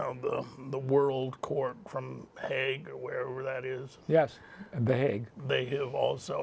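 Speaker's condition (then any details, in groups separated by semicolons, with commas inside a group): Cerebral palsy; lifelong, classic cerebral palsy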